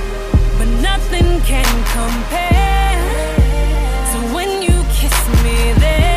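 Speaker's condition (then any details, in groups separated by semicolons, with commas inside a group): No condition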